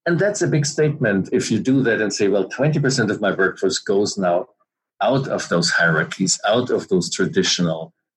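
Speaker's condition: No condition

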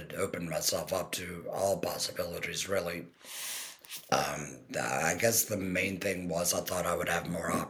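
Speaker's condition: Total laryngectomy, total laryngectomy with TEP

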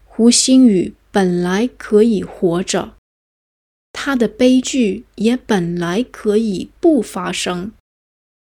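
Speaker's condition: No condition

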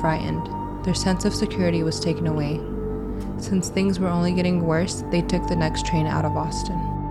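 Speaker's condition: No condition

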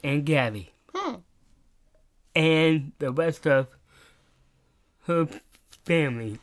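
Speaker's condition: Down syndrome

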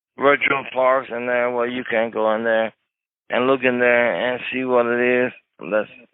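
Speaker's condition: Cerebral palsy; wheelchair user

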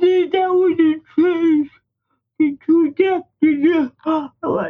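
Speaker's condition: Speech impairment; uses wheelchair

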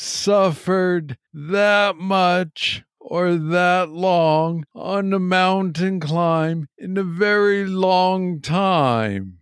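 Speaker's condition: Parkinson's disease, young onset

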